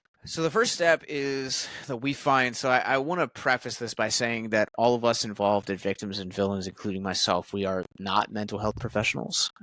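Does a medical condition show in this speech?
No.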